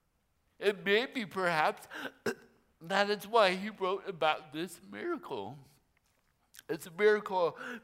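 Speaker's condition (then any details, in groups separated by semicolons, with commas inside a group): Torsion dystonia; speech altered by torso twisting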